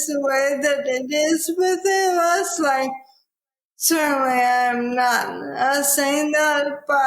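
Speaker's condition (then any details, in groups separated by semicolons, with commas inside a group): ALS; voice slower, harder to understand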